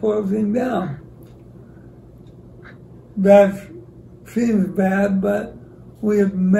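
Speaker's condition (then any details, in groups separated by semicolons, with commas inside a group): ALS; about 25 years since diagnosis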